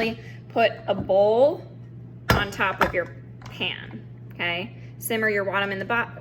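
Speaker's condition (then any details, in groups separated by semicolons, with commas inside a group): No condition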